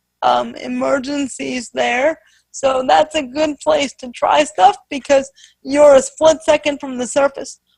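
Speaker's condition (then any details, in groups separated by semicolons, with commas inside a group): Spastic quadriplegic cerebral palsy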